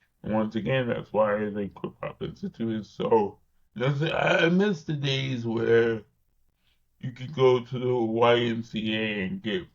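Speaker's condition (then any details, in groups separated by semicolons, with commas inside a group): Cerebral palsy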